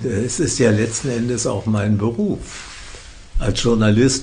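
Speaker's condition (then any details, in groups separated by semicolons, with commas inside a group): Parkinson's disease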